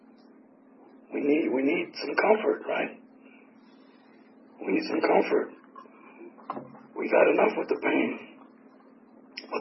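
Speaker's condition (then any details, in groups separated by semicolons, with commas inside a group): Tracheotomy; 8 surgeries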